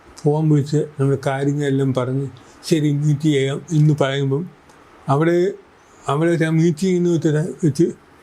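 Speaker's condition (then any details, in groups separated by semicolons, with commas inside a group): Cerebral palsy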